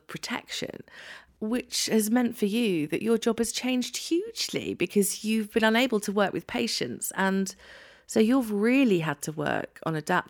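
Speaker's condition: No condition

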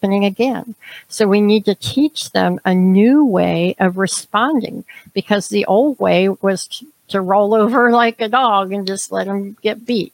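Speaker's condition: Cleft palate, severe; congenital

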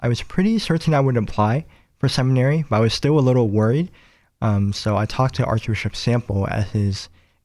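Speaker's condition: Cleft palate; nose and lip

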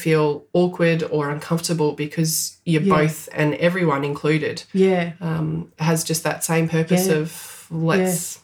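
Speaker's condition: No condition

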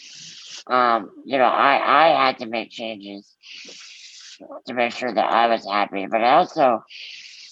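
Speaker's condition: Muscular dystrophy; from birth, collagen 6a3 mutation, floppy hands and feet, diagnosed at 4, type found at 25; good public speaker, public speaking for over two thirds of life

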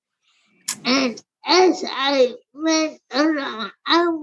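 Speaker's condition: Primary lateral sclerosis; wheelchair

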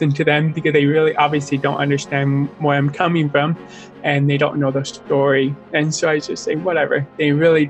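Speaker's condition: Deafness, born deaf in both ears; no full sentences until age five

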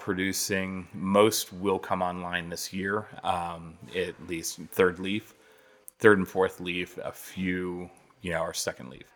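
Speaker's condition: No condition

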